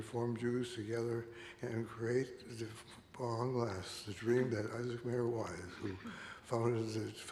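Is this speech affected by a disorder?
Yes: Parkinson's disease; loss of body control predicted, still exercising.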